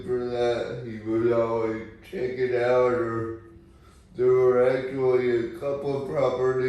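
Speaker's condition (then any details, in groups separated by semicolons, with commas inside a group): Cerebral palsy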